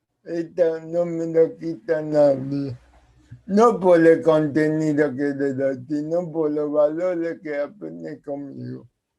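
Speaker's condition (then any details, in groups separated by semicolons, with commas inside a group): Cerebral palsy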